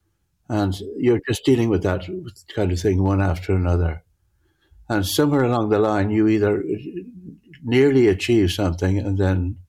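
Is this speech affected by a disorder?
Yes: Parkinson's; grouped objects merge together.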